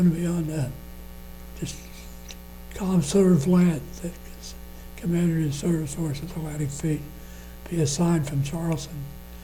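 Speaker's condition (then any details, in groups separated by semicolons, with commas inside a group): Parkinson's disease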